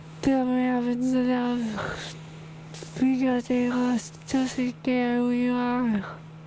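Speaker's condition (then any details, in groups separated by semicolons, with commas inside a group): ALS; affects torso and arms; left arm lost, right arm weak, chest tension, about two years; swallowing and speech affected, shallow breathing, speech loss expected first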